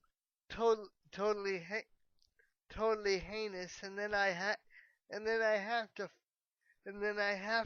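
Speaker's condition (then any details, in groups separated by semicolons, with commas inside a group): Cerebral palsy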